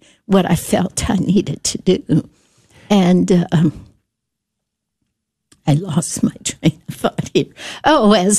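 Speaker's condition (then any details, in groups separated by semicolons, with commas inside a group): Spasmodic dysphonia; brain condition, muscles miscoordinate, care at UT Health Science Center, speech therapists; uses speech therapy techniques, careful breathing to project voice; voice problem, speech gets out of whack, still able to speak if careful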